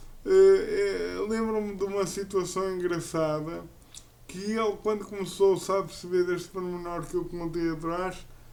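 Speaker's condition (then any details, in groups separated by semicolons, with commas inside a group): Cerebral palsy; uses a wheelchair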